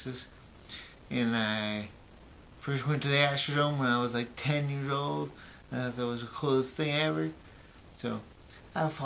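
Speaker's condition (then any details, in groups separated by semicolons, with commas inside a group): Brain injury; memory greatly affected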